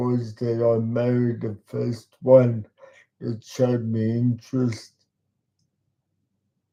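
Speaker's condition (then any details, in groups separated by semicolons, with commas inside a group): Cerebral palsy; talks slowly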